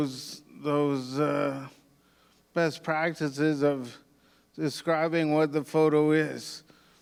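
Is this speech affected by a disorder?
Yes: cerebral palsy.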